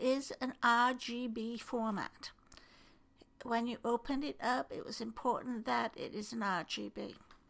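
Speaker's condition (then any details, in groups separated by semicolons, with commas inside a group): No condition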